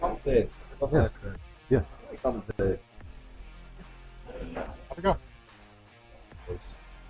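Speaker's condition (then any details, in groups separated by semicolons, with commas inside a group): No condition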